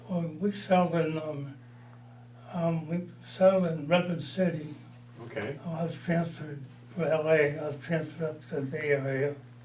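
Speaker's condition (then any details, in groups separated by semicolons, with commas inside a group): Parkinson's disease; mild, about four years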